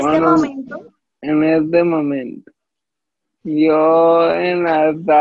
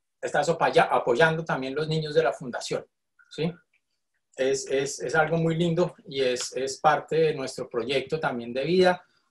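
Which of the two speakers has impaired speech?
The first: cerebral palsy; hypoxia after respiratory failure in infancy, wheelchair user.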